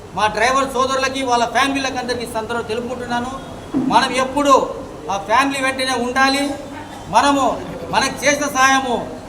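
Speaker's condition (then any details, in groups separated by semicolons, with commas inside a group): No condition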